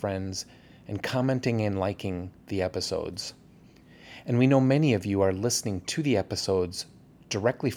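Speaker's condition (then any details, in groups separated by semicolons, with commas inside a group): No condition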